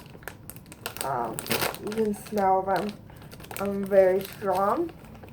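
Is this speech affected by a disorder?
Yes: cerebral palsy; both hands affected.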